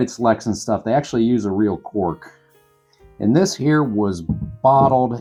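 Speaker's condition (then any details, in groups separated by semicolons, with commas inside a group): No condition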